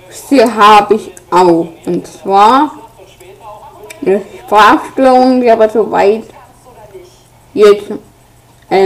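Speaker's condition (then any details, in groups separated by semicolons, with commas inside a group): Infantile cerebral palsy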